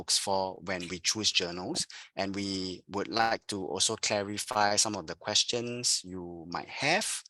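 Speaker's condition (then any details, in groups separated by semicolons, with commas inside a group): No condition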